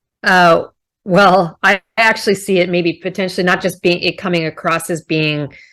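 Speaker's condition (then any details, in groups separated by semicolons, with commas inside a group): No condition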